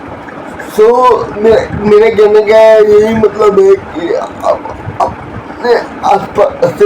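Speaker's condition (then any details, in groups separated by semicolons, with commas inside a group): Cerebral palsy; present from birth, affects body movement control; disability rated about 75 percent; difficulty speaking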